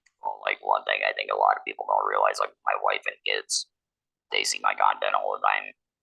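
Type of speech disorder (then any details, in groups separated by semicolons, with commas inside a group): Electrolarynx speech; laryngectomy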